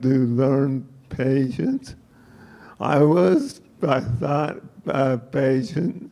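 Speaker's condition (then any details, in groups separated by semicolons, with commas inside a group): Parkinsonism; slow steady physical decline; voice first affected, speaks poorly, hard to understand, giggling and laughing make understanding harder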